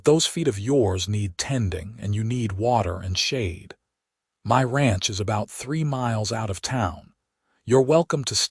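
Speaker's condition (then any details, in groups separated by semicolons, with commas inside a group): No condition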